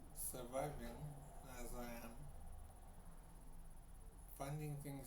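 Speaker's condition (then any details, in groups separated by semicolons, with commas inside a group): Brain injury; memory loss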